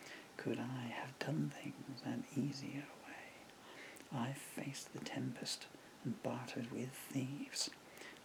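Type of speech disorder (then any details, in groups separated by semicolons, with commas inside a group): Bulbar dysarthria; progressive bulbar palsy (MND)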